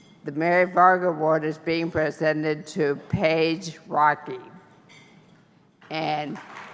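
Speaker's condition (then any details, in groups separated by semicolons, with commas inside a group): Brain injury; injury 20 years ago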